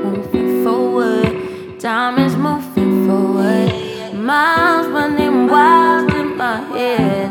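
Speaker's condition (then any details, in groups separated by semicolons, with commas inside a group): No condition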